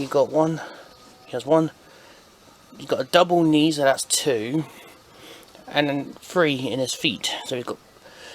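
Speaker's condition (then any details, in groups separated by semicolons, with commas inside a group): No condition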